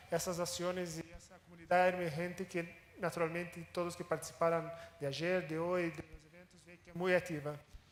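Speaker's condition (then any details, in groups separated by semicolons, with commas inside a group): No condition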